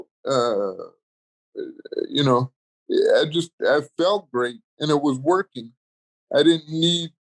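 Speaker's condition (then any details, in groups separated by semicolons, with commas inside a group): Cerebral palsy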